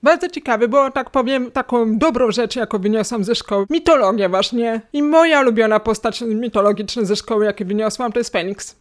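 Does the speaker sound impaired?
Yes: hearing loss, cochlear implant, acquired; two years of rehabilitation to decode words, relearned listening to English, once unable to converse in English.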